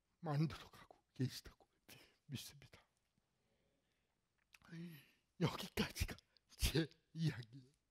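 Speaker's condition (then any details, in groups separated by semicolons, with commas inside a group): Cerebral palsy; fairly severe in childhood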